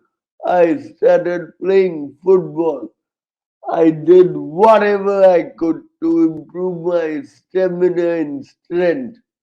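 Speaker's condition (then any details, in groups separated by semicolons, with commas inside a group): Cerebral palsy, severe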